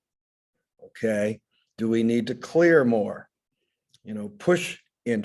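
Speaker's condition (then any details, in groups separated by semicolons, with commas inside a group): No condition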